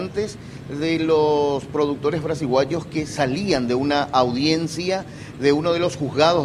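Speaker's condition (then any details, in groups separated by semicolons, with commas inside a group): No condition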